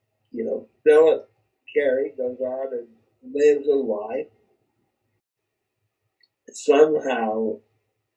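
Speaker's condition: Cerebral palsy; speech not affected

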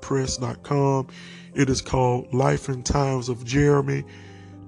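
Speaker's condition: No condition

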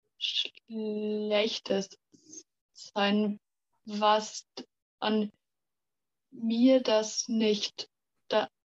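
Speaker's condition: Stuttering; stuttering since kindergarten age, many logopedists and speech therapists, stuttering therapy groups with other stutterers; 18 years old, fighting stuttering less with pressure and resistance; part-word and word repetitions, we wegzulaufen; repeated words, prolonged sounds, blocks

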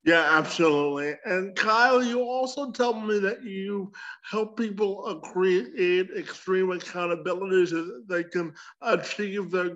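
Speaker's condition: Cerebral palsy; present from birth

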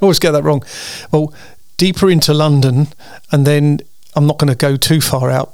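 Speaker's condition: No condition

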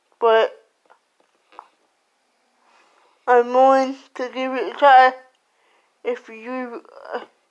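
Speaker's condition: Cerebral palsy; slurred speech

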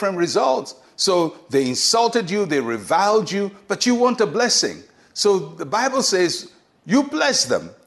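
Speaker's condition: No condition

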